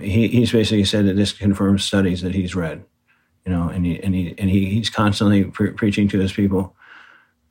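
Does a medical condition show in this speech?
Yes: Parkinson's disease; right-side weakness at onset, diagnosed by neurologist, confirmed by second opinion, heavy weightlifting slows progression.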